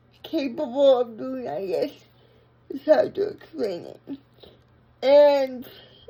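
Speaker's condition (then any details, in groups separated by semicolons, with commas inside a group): Brain injury; unable to walk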